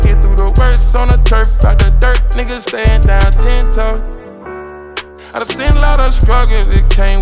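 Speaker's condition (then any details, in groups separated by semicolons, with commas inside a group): No condition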